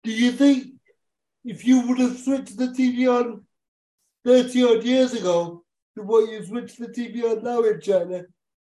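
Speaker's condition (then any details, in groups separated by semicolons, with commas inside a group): Cerebral palsy; cerebral palsy since childhood, uses a wheelchair, swimming advised in childhood to exercise all muscles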